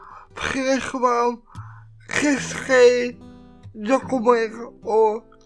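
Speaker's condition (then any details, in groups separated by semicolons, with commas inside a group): Cerebral palsy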